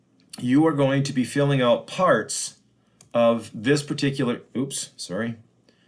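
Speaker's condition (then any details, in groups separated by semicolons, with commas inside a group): No condition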